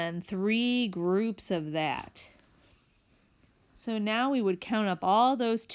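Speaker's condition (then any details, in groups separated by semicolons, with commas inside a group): No condition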